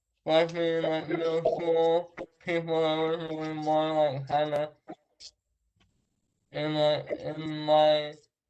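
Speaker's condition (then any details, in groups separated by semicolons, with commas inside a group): Traumatic brain injury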